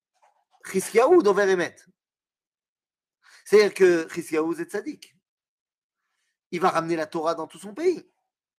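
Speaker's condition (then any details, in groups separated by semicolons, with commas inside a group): No condition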